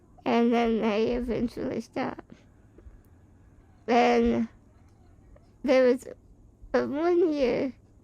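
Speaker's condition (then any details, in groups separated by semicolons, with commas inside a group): Spinal muscular atrophy type 2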